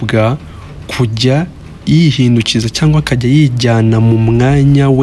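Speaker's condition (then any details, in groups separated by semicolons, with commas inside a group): No condition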